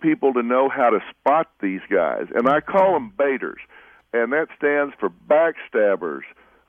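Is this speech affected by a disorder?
No.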